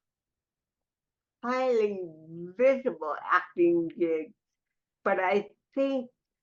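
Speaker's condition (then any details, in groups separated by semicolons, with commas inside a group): Cerebral palsy; neck surgery with titanium, lower back surgery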